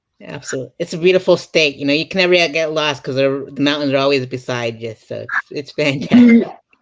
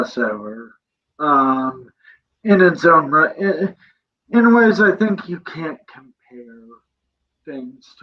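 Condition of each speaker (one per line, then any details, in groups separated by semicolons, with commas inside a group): No condition
Cerebral palsy; present from birth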